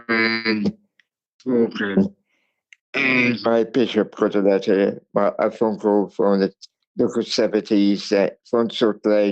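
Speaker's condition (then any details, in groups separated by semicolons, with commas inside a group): Cerebral palsy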